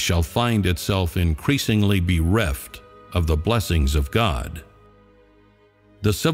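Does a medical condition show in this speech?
No.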